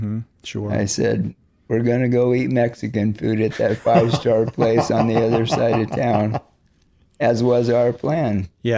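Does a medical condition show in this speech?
Yes: ALS; progressive, respiratory muscles weakened; diagnosed eight years ago.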